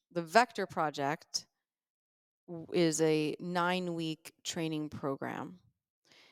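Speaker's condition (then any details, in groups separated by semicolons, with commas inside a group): No condition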